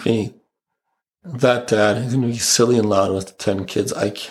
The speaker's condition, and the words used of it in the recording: ALS (motor neuron disease). So apparently you just sound old now. That's how she thinks about the change in your voice.